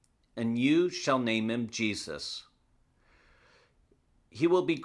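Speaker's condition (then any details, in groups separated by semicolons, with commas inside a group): No condition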